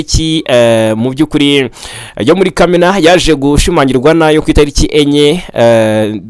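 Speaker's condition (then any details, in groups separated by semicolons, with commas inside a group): No condition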